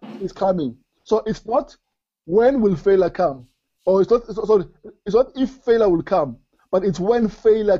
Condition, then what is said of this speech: Stuttering. As you listen to him talk, you can actually hear him battle with the starter.